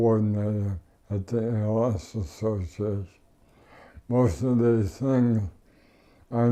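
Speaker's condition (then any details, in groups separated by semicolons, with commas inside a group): ALS; mucus clogged airway on waking, could not breathe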